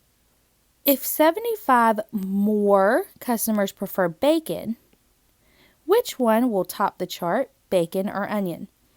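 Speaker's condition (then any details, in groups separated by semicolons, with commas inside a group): No condition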